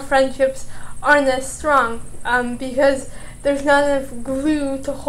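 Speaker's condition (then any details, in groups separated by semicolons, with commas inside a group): Cerebral palsy, mild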